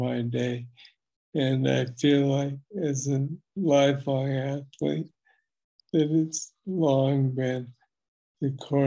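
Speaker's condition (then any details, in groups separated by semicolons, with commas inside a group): Parkinson's disease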